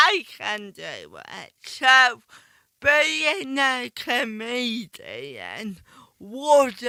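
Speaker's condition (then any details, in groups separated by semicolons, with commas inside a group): Ataxic cerebral palsy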